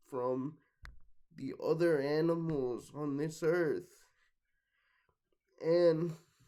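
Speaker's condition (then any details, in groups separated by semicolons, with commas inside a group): Cerebral palsy, mixed, mild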